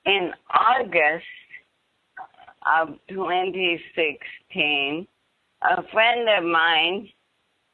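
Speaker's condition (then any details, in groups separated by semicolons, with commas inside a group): ALS, bulbar palsy; bulbar onset, throat, tongue, cheeks, then upper arms, diagnosed after 18 months, Deanna protocol slowing progression; faltering voice as first symptom, throat problems first treated as H. Pylori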